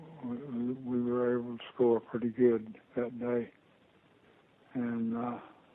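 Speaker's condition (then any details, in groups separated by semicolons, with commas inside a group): Parkinson's disease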